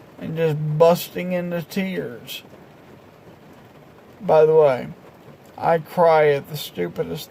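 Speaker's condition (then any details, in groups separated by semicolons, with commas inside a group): Multiple sclerosis; relapsing-remitting, now progressive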